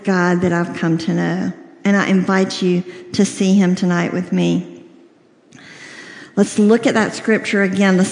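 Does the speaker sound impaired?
Yes: cleft lip and palate, severe.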